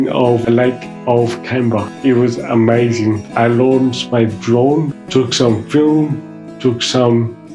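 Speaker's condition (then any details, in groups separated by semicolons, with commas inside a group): Mild cerebral palsy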